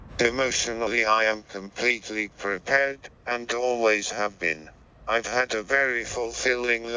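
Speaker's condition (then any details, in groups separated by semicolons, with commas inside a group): Motor neurone disease, speech-generating device; tongue onset, slurred speech first, feeding tube; several years since diagnosis, cannot speak, eat or drink, tube-fed; cannot speak or swallow, text-to-speech, chokes on saliva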